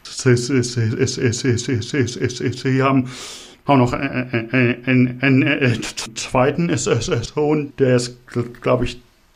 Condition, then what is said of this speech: Stuttering. Also vergleichweise ist seine Symptomatik des Stotterns jetzt nicht so ganz so stark wie bei Ihnen.